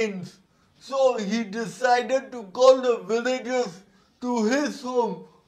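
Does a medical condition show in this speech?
Yes: cerebral palsy; present from birth.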